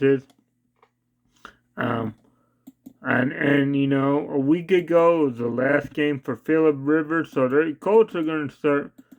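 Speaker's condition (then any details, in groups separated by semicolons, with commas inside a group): Cerebral palsy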